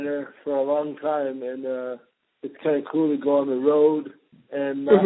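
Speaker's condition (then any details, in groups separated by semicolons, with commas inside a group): Cerebral palsy; present since birth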